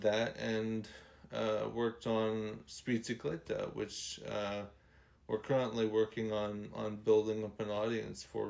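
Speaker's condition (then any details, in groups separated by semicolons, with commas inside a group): ALS; muddied slurred speech, hard to speak for long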